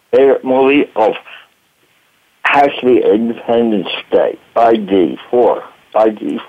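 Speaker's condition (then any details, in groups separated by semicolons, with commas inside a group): Voice box damage from tracheostomy; about 35 years since injury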